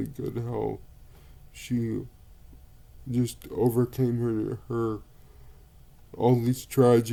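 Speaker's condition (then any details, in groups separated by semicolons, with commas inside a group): Cerebral palsy; speaks relatively well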